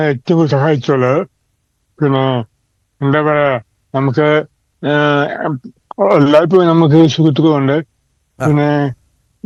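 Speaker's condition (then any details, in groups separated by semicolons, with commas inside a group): Cerebral palsy; present from birth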